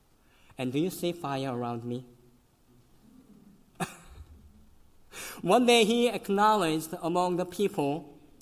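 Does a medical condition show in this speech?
Yes: cleft lip and palate, severe; could not suck breast milk as newborn, fed formula and cow milk.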